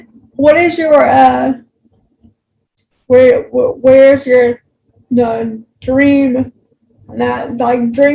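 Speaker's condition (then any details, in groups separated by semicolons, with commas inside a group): Cerebral palsy, spastic, mild; power wheelchair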